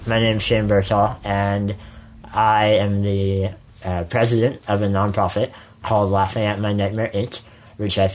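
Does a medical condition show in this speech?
Yes: spinal muscular atrophy; congenital, muscles waste away with age, wheelchair for most of life; hands talking over to cousin mid-interview to give jaw a break; jaw tires with prolonged speaking.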